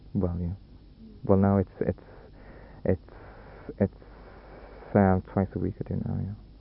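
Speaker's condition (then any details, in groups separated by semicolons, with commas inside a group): Stammer; no family history, first in family; first speech therapy, first experience of it; normally not all that bad, worse in small room with tape recorder; repeated words, prolonged sounds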